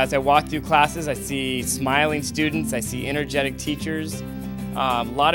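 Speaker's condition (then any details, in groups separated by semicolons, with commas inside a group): No condition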